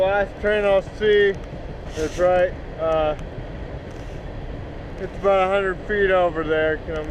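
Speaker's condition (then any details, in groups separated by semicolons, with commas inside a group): Cerebral palsy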